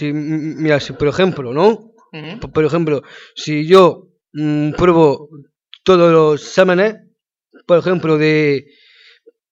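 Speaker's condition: Down syndrome; congenital, extra copy of chromosome 21, variable intellectual disability

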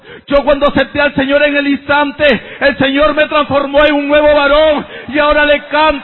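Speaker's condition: No condition

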